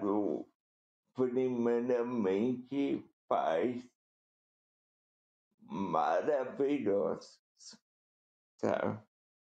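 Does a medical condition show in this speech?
Yes: cerebral palsy; uneventful pregnancy.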